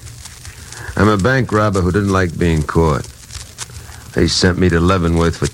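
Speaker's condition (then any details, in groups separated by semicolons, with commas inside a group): No condition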